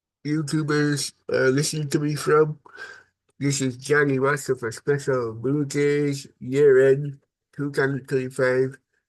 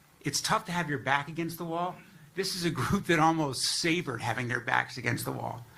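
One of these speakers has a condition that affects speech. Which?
The first: cerebral palsy; from birth, affects brain and body muscles.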